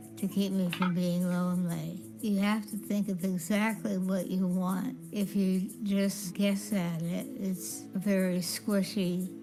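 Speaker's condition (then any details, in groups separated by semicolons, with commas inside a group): Parkinson's disease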